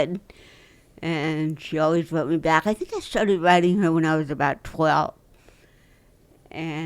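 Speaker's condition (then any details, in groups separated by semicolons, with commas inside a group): Dystonia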